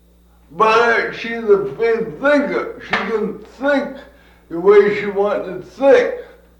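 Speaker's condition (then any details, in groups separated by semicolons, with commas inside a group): Cerebral palsy; from birth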